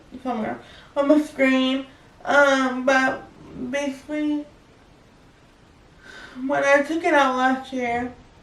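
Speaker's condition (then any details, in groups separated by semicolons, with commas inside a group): Cerebral palsy; speech worsening over past year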